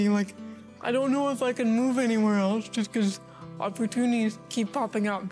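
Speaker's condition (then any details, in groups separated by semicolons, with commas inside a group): Cerebral palsy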